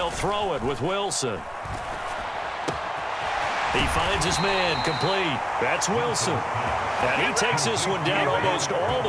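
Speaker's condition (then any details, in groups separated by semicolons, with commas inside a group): No condition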